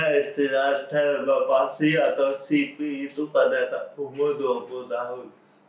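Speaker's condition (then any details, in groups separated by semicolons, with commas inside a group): Cerebral palsy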